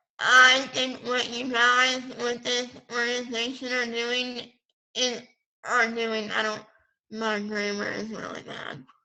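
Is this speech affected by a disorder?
Yes: pompe disease; recessive metabolic disease, nerve cell damage throughout body.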